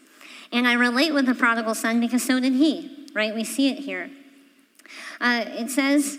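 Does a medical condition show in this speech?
Yes: cleft palate; congenital.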